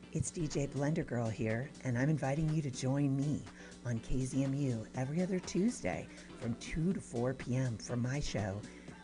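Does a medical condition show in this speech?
No.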